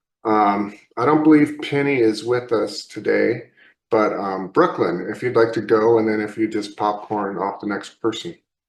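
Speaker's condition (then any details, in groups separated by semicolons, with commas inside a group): No condition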